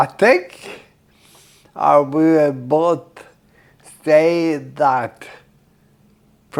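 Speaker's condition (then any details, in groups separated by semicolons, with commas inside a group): Friedreich's ataxia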